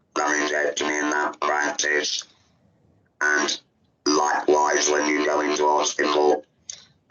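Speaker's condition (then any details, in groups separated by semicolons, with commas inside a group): Laryngectomy; laryngectomy for larynx cancer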